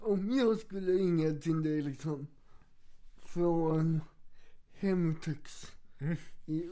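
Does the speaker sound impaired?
Yes: cerebral palsy; wheelchair user, has two wheelchairs, once walked ten kilometres in one day without wheelchair.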